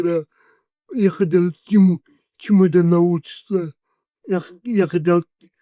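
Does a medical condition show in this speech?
Yes: cerebral palsy; 40 years with condition.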